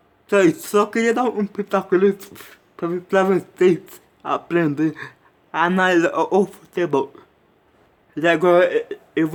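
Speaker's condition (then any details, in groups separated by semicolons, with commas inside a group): Cerebral palsy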